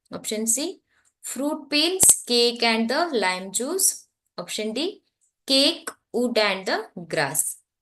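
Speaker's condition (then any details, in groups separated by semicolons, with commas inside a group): No condition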